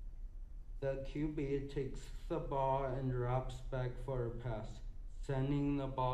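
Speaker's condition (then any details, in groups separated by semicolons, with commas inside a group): Cerebral palsy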